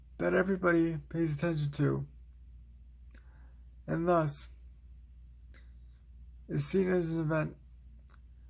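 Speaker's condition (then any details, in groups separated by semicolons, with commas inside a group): Cerebral palsy, spastic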